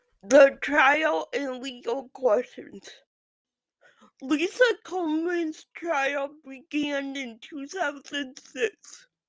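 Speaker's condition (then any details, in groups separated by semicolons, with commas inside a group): Physical speech impairment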